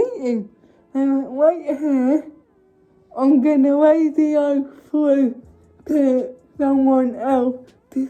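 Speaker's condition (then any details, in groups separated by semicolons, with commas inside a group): Cerebral palsy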